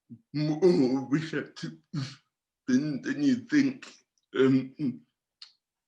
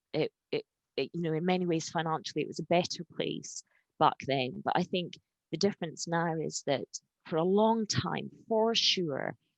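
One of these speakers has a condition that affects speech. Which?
The first: cerebral palsy; from birth.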